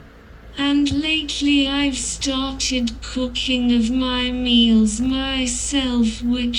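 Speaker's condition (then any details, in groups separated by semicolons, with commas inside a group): Cerebral palsy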